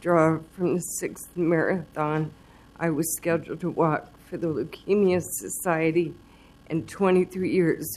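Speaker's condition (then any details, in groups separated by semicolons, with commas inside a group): Essential tremor; essential tremor causing vocal tremors; reads part of own speech, then Barbara Wirth finishes reading it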